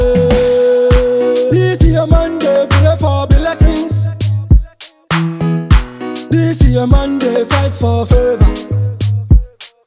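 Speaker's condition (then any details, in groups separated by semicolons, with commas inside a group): No condition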